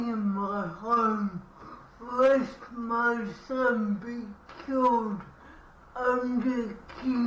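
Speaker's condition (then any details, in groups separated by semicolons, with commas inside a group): Cerebral palsy; affects speech patterns, needs careful listening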